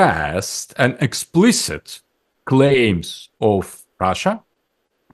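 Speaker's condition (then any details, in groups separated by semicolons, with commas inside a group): No condition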